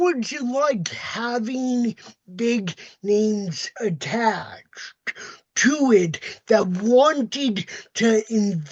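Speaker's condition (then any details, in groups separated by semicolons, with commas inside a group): Cerebral palsy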